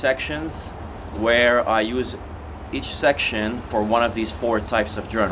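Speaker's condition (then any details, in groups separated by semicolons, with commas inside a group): No condition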